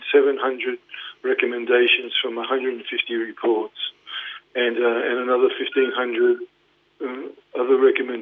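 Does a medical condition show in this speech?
Yes: Parkinson's; led to retirement.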